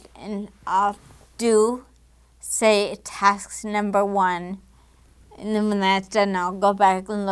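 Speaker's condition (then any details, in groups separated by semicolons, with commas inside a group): Damaged diaphragm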